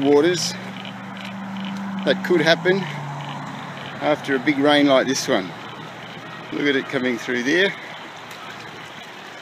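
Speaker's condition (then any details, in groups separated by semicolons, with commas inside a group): No condition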